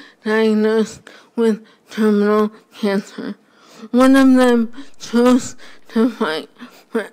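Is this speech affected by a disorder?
Yes: primary lateral sclerosis.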